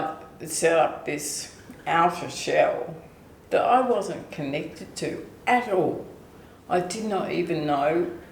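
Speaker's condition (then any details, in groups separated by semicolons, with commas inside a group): ALS/MND; onset foot drop, later tongue and speech involvement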